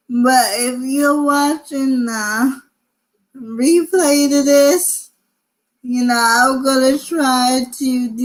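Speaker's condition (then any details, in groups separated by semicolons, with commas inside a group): Cerebral palsy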